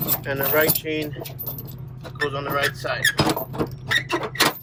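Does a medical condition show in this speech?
No.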